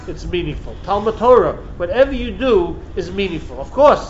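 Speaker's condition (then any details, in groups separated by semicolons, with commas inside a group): No condition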